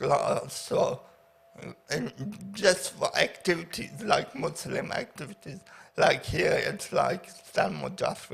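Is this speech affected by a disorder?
Yes: paraplegia with essential tremor.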